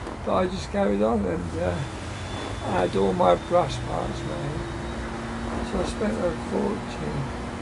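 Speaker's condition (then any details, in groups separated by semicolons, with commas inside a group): Motor neurone disease; wheelchair, one working arm, night ventilation, rapid progression; breathless when talking, shallow breathing, night carbon dioxide build-up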